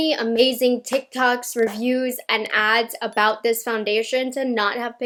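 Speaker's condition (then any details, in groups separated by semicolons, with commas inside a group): No condition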